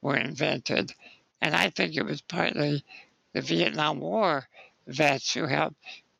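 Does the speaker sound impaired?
Yes: spinal muscular atrophy; age 60.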